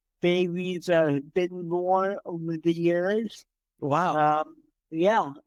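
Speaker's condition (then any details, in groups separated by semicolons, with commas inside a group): Cerebral palsy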